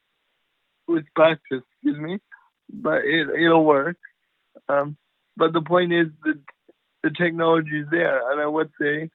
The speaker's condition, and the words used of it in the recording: Cerebral palsy. I can use my voice very well.